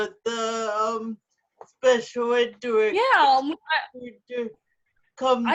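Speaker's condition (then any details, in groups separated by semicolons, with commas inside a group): Cerebral palsy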